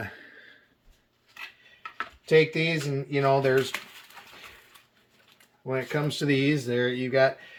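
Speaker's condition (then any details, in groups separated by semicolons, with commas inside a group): No condition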